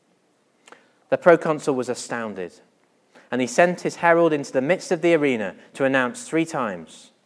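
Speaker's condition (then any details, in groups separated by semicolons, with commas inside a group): No condition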